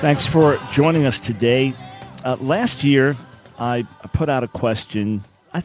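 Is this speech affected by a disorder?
No.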